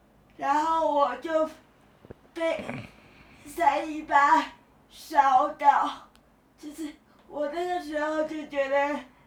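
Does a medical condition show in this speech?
Yes: cerebral palsy; only mouth and eyes relatively mobile.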